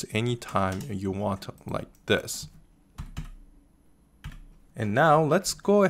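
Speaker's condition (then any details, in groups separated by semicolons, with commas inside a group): No condition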